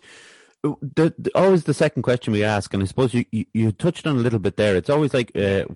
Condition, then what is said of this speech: None; typical speech.